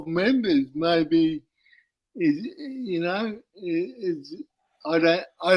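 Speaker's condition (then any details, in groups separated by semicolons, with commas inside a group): Cerebral palsy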